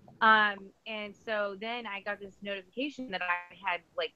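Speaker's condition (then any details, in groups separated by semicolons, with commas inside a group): No condition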